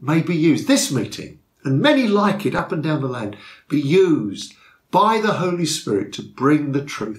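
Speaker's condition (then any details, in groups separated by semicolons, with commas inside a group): No condition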